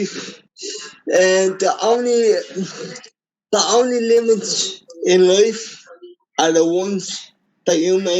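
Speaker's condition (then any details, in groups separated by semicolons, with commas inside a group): Cerebral palsy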